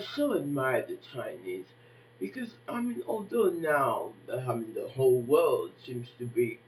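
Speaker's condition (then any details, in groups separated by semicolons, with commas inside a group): Facial palsy; can barely hear own speech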